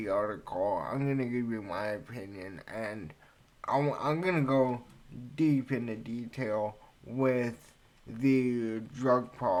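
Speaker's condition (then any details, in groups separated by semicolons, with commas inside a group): Cerebral palsy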